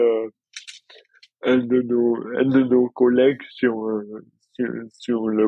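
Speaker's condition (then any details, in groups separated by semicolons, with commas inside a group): Dystonia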